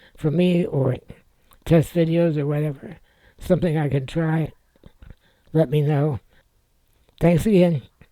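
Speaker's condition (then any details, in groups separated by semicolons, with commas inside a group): Spinal muscular atrophy type two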